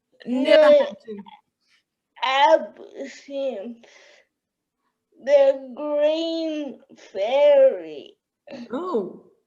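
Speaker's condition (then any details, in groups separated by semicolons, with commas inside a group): Cerebral palsy; powerchair user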